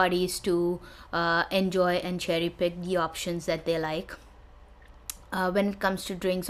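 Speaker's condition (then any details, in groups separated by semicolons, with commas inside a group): No condition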